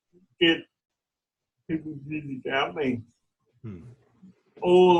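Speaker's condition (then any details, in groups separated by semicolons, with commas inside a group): Cerebral palsy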